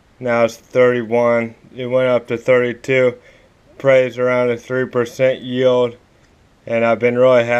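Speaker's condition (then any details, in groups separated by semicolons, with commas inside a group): Cerebral palsy, spastic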